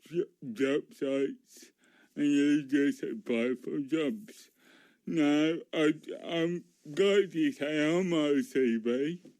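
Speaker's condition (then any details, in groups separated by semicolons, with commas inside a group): Cerebral palsy; speech noticeably affected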